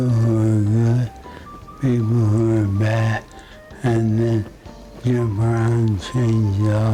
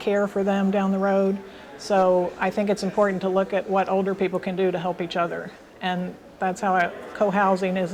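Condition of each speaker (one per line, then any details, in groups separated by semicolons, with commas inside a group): Parkinson's disease
No condition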